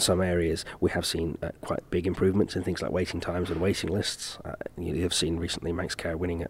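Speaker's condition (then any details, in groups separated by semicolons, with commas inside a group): No condition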